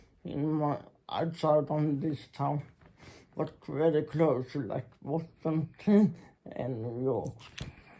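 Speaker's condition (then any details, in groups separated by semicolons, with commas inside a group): Muscular Parkinson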